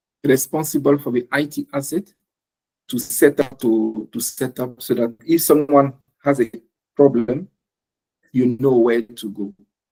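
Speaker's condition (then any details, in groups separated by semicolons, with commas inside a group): No condition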